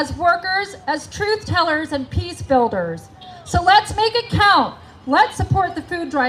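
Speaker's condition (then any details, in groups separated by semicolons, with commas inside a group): No condition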